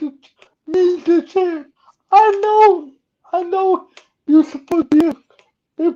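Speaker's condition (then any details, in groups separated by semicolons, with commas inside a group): Cerebral palsy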